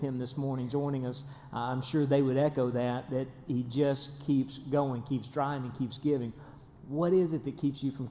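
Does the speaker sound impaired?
No.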